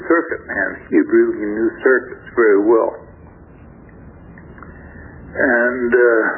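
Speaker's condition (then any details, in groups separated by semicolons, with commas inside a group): Stroke affecting throat muscles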